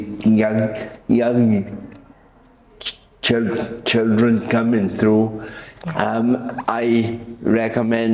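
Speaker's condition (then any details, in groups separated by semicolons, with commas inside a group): Cerebral palsy; quadriplegic form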